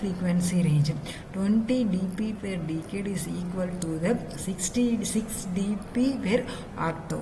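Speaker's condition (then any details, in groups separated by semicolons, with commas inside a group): No condition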